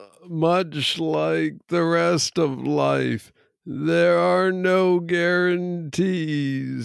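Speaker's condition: Parkinson's disease, young onset; clear on good days, slurred words when off, intelligibility varies between episodes

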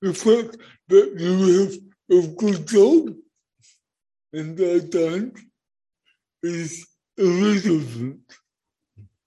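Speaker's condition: Cerebral palsy; transcript provided

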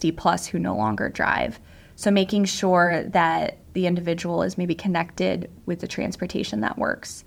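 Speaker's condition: No condition

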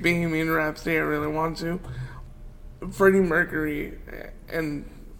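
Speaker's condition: Cerebral palsy; wheelchair user

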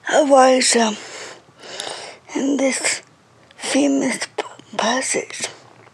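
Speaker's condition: Cerebral palsy; speech affected, reading very slow

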